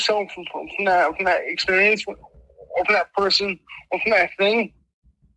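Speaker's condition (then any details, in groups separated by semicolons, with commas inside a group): Mild cerebral palsy; speech impediment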